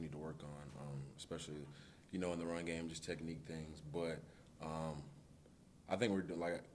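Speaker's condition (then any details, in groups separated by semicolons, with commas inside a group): No condition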